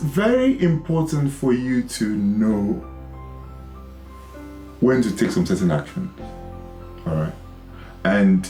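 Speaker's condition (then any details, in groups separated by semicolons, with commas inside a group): No condition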